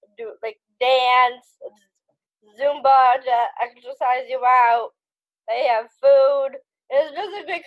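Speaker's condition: Down syndrome

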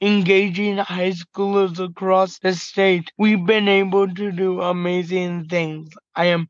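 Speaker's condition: Cerebral palsy; very mild physical disability, slight tremors during the day

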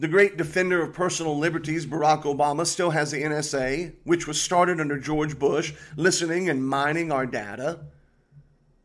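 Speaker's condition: No condition

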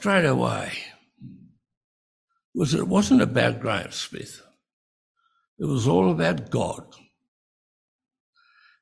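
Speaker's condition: Breathing-related speech difficulty

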